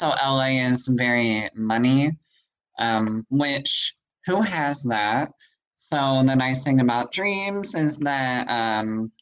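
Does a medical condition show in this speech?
Yes: cleft palate; voice pretty nasal, altered vocal tonality, sometimes monotone quality, lowering pitch does not help.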